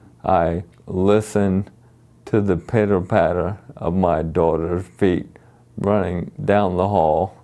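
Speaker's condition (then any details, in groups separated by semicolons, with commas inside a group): ALS; terminal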